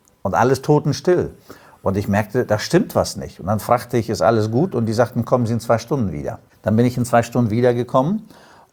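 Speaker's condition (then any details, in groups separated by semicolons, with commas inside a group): No condition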